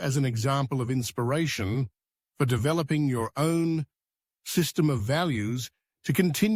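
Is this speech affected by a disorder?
No.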